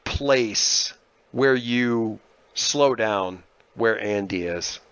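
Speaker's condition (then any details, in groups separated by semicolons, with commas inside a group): No condition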